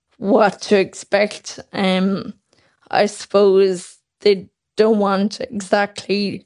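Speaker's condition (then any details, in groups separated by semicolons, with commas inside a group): Friedreich's ataxia; diagnosed age 12 by professor King, Temple Street, progressive, aggressive scoliosis, three spinal surgeries; age 28, fully wheelchair reliant, powered wheelchair, mild cardiomyopathy, burning foot nerve pain, severe fatigue; speech expected to disappear within years, synthetic voice, thickened liquids, possible ventilator expected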